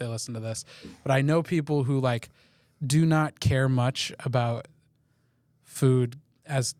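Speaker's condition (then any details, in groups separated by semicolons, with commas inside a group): No condition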